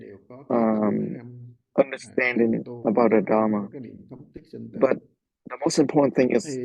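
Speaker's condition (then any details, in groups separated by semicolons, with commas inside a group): No condition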